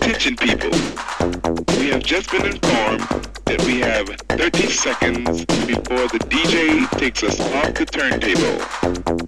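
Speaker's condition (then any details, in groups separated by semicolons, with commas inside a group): No condition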